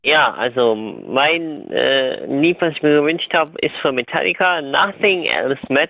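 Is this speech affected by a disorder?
Yes: cleft lip and palate; jaw and palate, visible facial difference.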